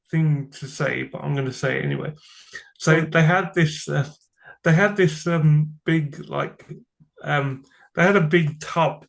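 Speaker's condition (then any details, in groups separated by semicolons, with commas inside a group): Cerebral palsy; from birth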